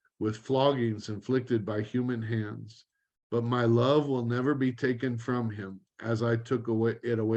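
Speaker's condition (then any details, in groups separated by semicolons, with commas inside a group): No condition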